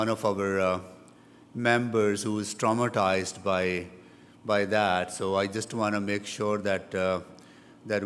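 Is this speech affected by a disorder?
No.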